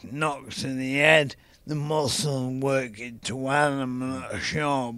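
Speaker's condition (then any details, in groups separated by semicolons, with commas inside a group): ALS (motor neurone disease); drinking unaffected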